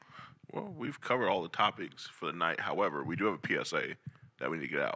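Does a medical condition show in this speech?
No.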